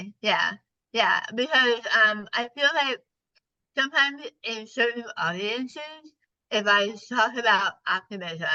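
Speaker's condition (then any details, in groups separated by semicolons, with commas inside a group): Partial glossectomy for tongue cancer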